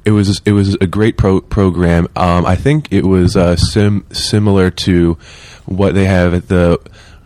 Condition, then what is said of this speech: Stuttering. As my fluency deteriorated, I became quite an overt stutterer because I couldn't really hide it and anymore.